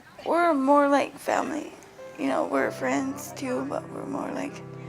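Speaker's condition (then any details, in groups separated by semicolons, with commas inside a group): Cerebral palsy; present from birth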